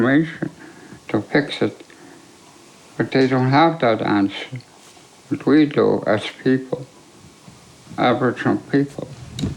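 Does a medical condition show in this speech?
Yes: ALS; affects swallowing and speech.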